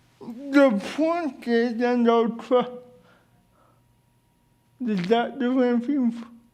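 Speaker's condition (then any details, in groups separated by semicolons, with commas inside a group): Cerebral palsy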